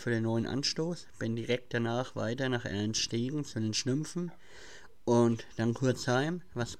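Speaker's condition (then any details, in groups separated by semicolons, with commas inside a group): Cleft palate; mimicked at school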